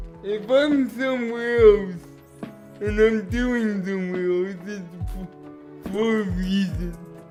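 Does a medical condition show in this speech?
Yes: cerebral palsy.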